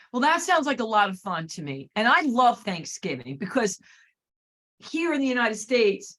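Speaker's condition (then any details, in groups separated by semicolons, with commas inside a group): No condition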